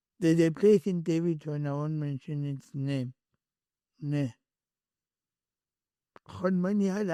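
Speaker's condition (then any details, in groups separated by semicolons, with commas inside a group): Cerebral palsy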